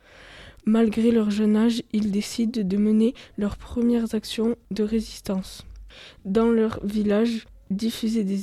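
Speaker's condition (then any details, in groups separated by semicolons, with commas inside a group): No condition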